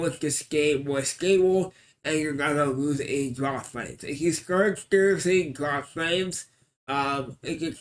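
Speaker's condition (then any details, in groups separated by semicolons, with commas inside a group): Cerebral palsy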